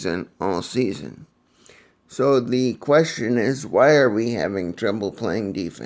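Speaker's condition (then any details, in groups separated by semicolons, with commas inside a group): Cerebral palsy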